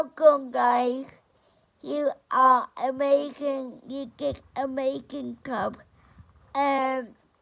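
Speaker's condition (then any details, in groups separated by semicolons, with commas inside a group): Cerebral palsy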